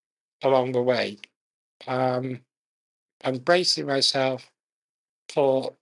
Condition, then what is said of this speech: Muscular dystrophy. You're trying to find ways of saying things in the fewest amount of words possible to conserve your breath.